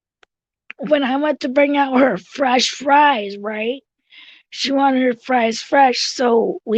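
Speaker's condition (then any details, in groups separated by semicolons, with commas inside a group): Cerebral palsy; tracheotomy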